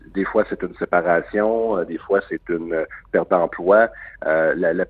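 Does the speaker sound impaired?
No.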